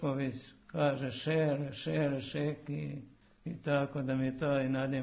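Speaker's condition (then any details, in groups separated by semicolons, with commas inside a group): Parkinson's disease; walks about 8 km daily, very active, reports no difficulties from the illness; converses normally, illness not noticeable on radio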